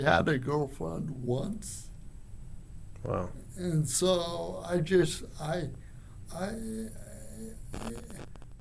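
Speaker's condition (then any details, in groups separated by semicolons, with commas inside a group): Cerebral palsy; from birth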